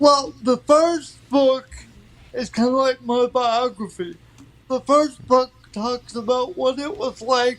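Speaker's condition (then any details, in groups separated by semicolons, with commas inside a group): Cerebral palsy; from birth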